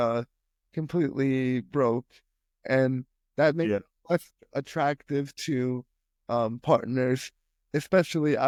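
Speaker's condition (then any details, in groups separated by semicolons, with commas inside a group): Spastic quadriplegic cerebral palsy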